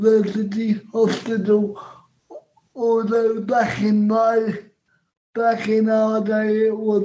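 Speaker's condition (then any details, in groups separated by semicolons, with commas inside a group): Cerebral palsy; on medication three times daily after food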